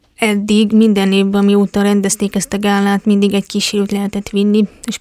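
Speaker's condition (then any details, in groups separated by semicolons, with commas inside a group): Hearing impairment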